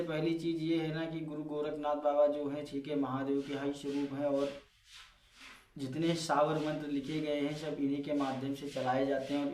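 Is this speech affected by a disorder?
No.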